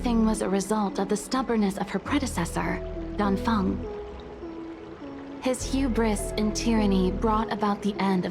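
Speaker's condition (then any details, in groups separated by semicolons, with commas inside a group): No condition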